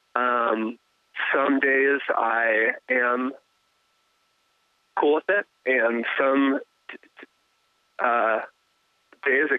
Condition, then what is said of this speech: Stuttering. You know, that like I'm going to stutter and I'm going to smile when I stutter on my name, and that is just an okay thing.